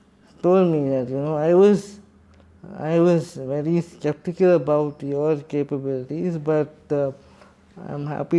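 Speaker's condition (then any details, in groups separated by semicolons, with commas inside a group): Cerebral palsy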